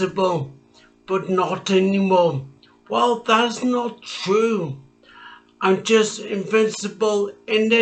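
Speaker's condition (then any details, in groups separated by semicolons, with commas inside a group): Traumatic brain injury; speech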